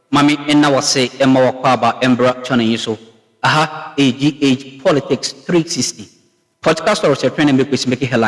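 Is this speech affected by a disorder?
No.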